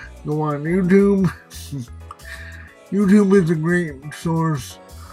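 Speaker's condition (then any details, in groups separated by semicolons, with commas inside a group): Cerebral palsy; pseudobulbar affect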